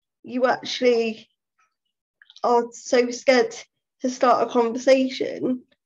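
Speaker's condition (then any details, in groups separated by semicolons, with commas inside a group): Cerebral palsy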